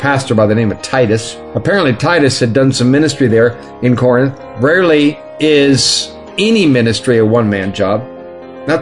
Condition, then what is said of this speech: None; typical speech.